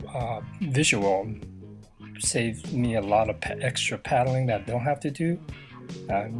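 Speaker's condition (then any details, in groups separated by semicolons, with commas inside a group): No condition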